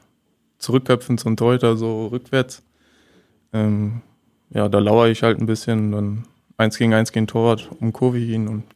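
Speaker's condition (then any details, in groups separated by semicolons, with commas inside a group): No condition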